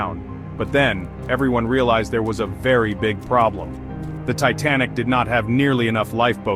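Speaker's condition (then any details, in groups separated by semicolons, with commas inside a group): No condition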